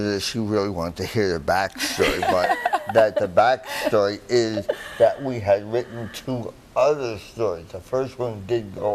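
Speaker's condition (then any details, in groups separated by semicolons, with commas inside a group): Traumatic brain injury; voice box damaged by resuscitation tube; poor sustained focus; voice box damaged by inserted tube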